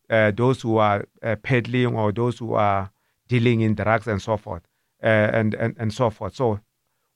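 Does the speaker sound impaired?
No.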